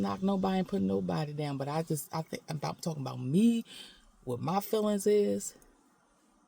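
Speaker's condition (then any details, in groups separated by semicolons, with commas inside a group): No condition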